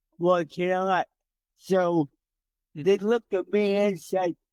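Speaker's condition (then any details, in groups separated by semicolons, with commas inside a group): Cerebral palsy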